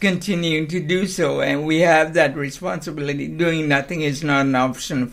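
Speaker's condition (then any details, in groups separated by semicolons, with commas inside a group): Cerebral palsy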